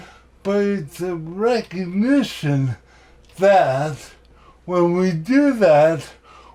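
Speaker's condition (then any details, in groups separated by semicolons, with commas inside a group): Cerebral palsy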